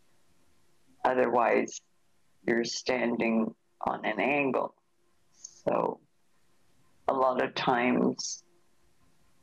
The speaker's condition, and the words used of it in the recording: Aphasia. The thoughts just don't go to your mouth quick enough.